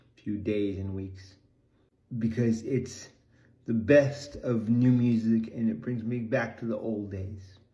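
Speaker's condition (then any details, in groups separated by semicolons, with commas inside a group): Cerebral palsy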